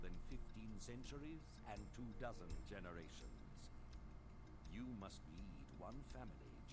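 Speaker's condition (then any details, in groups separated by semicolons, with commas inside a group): No condition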